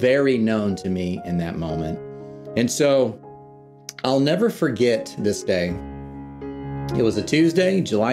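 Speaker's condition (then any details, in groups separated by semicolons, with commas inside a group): No condition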